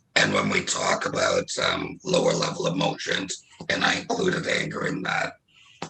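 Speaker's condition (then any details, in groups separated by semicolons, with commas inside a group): Laryngectomy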